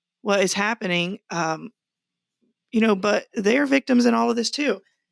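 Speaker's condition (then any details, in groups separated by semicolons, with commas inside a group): No condition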